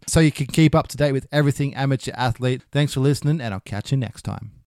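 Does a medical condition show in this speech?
No.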